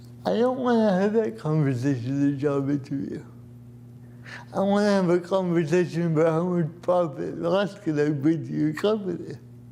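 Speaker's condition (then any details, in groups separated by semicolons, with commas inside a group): Cerebral palsy; asks for subtitles for clarity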